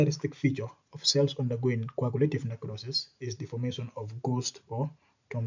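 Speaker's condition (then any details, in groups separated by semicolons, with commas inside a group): No condition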